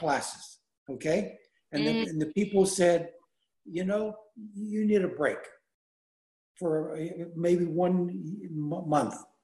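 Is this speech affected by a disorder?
Yes: aphasia after stroke; aphasia caused by stroke; still improving daily, very tired every evening; can no longer speak Bulgarian, previously spoken fluently.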